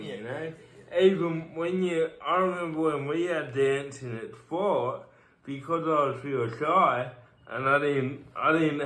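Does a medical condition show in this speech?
Yes: cerebral palsy; from birth, tight muscles.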